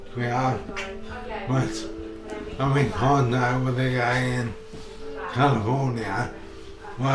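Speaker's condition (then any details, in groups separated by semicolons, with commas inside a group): Motor neurone disease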